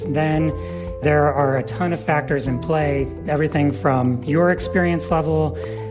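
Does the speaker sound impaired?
No.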